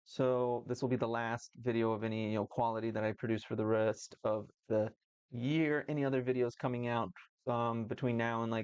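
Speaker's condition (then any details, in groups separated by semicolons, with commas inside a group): No condition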